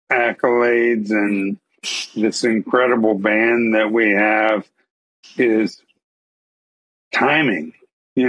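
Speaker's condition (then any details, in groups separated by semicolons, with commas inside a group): ALS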